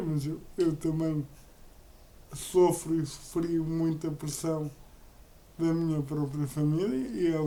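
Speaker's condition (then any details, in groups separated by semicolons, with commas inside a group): Cerebral palsy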